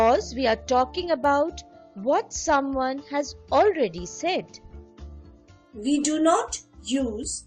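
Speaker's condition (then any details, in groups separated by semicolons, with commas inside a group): No condition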